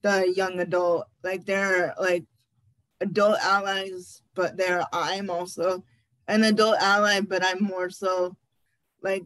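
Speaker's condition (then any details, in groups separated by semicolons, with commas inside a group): Cerebral palsy; birth brain injury, premature, wheelchair user; wheelchair since age 5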